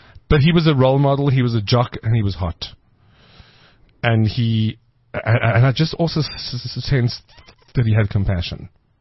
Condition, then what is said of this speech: Stuttering. Let me just say that without your stutter, the interview would already have been finished by now.